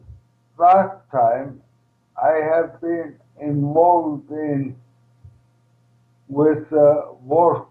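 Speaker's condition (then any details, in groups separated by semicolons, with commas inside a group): ALS, primary lateral sclerosis, PLS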